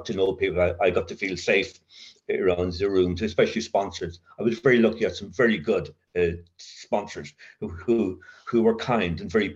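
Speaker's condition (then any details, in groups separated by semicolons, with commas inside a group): Covert stutter; severe childhood stutter with blocks, linked to adverse childhood experience, child guidance clinic, speechless while drinking; covert since early sobriety in AA, about 40 years, occasional blocks, talks easily at meetings; stutters mostly in mind, thinks ahead around feared words, voice long felt fake; repeated sounds, repeated words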